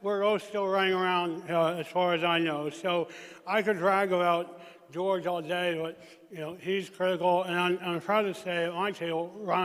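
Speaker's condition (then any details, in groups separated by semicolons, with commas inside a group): Traumatic brain injury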